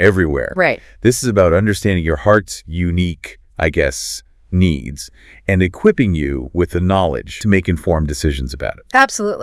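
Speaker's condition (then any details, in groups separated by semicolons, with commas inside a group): No condition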